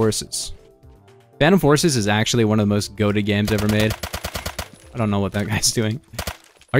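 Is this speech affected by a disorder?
No.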